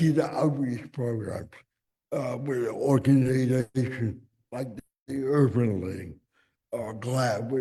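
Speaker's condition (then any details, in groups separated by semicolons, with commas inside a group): Cerebral palsy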